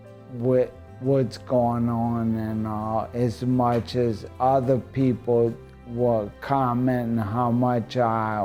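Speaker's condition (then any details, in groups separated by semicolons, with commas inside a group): ALS; severe before diagnosis, now slow but much clearer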